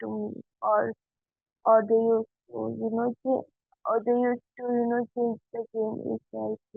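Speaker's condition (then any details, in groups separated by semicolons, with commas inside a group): Cerebral palsy; since childhood, childhood therapy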